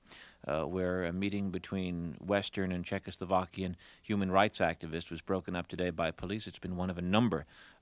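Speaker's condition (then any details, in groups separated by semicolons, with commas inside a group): No condition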